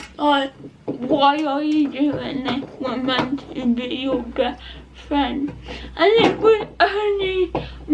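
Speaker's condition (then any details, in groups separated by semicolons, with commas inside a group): Cerebral palsy; not quadriplegic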